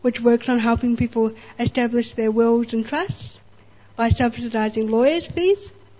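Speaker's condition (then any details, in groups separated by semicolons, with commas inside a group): Spastic cerebral palsy; born 24 weeks premature, not from lack of oxygen, multiple corrective procedures, mixed success; muscular tiredness and weakness, fluctuating fatigue, subtle learning deficits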